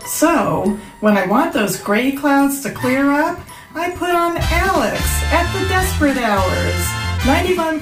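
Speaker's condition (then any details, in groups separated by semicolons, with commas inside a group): No condition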